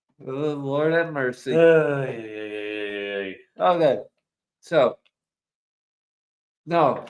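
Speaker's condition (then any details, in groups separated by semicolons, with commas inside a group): ALS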